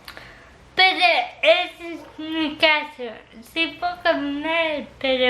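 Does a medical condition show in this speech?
Yes: cerebral palsy.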